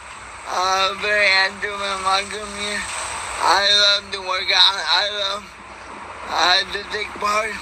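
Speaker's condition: Cerebral palsy; from birth

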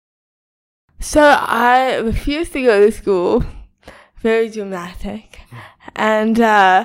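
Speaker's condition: Cerebral palsy, spastic quadriplegic

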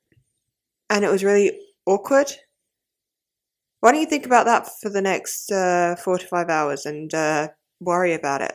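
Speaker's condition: No condition

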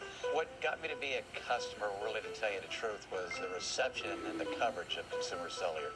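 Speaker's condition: No condition

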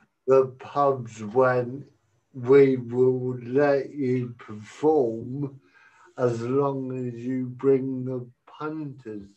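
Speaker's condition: Cerebral palsy; self-described as talking funny

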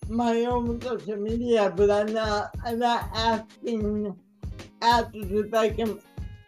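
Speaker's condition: Cerebral palsy; mildly affects speaking and gait

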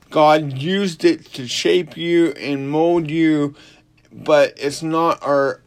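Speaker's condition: Cerebral palsy; slurred speech

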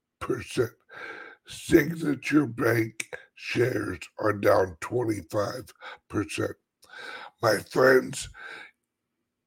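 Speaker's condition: Chronic voice problem; stiff voice box

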